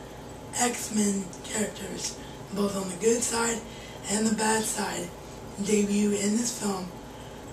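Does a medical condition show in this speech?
Yes: cerebral palsy; wheelchair bound.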